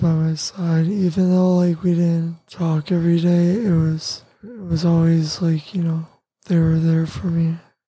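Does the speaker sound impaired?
Yes: tracheostomy; tracheostomy connected to ventilator, paralysis after accident, breathing affected; ventilator dependent through tracheostomy; voice lost at first, spelled on communication board, voice later regained, cuff inflated at night stops talking.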